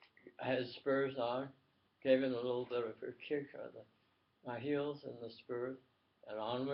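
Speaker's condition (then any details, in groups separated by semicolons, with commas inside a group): Tongue cancer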